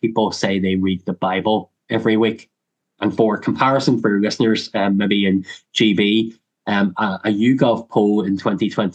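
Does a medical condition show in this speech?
Yes: cleft lip and palate; congenital.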